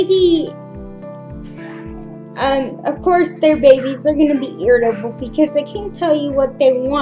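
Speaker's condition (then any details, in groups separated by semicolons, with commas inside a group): Cerebral palsy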